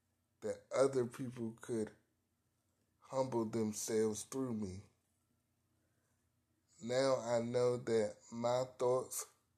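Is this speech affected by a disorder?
Yes: cerebral palsy; spastic quadriparesis, present from birth, wheelchair user, unable to walk; about 30 years since birth.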